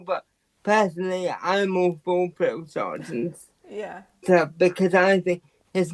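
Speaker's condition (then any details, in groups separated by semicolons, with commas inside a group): Quadriplegic cerebral palsy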